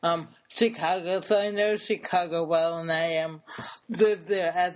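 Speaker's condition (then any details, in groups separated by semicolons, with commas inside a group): Cerebral palsy; improved with speech therapy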